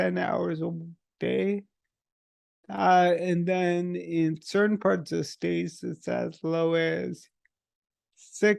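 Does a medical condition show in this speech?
Yes: multiple sclerosis.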